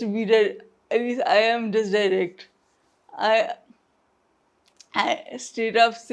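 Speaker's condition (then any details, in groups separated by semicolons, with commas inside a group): Traumatic brain injury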